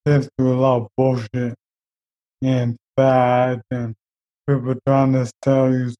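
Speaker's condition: ALS; recent evaluation for communication devices, trying demo products to type, eyes expected to last long

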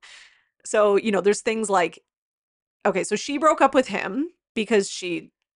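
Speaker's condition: No condition

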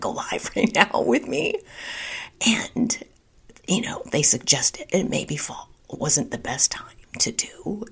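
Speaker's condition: Spasmodic dysphonia; diagnosed seven months ago; holistic treatment with Dr. Chang and Dr. Lin, new diet, not using Botox

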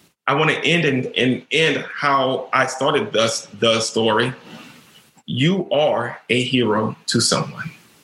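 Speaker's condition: Stuttering; stutter since childhood, persisting into adulthood, teased at every grade level; age 40, stuttered very little during this interview; sometimes absent, worse under stress, hello hard to get out; repeated sounds, repeated words

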